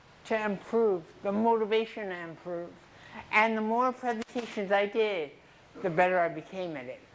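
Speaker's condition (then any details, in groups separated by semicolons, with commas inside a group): Cerebral palsy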